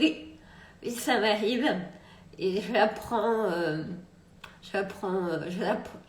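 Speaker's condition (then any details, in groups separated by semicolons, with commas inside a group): Multiple sclerosis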